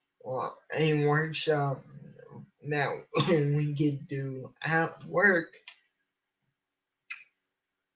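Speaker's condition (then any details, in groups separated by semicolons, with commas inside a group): Cerebral palsy; from birth, uses wheelchair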